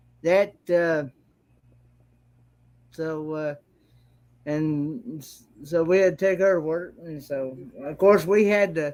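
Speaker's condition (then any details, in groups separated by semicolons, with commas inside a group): Cerebral palsy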